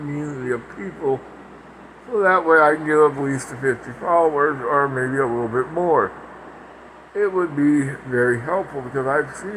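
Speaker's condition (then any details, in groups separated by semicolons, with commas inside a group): Parkinson's; speech impediment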